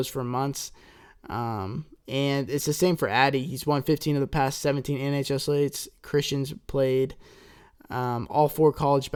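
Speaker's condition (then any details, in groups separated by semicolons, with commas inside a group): No condition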